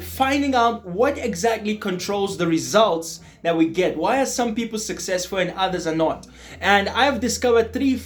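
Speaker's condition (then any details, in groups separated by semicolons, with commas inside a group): No condition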